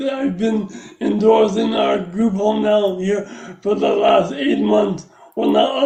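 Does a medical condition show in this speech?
Yes: traumatic brain injury.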